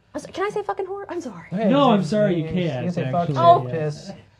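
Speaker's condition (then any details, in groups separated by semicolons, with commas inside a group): No condition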